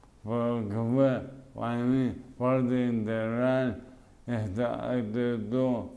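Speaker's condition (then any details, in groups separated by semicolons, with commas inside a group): Amyotrophic lateral sclerosis; diagnosed one to two months earlier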